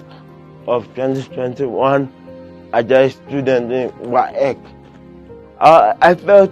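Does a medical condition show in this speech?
Yes: cerebral palsy.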